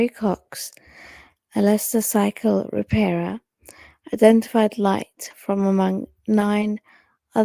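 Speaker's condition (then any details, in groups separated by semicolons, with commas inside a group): No condition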